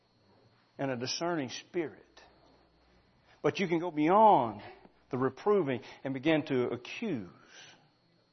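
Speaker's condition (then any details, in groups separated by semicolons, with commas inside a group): No condition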